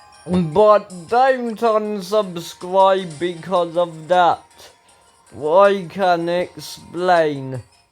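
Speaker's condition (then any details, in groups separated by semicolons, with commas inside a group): Ataxia; speech recently worse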